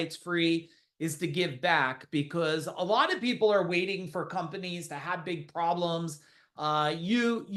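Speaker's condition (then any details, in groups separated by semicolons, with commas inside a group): No condition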